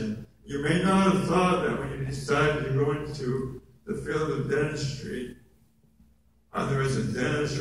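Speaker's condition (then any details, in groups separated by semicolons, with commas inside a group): Oral cancer; base of tongue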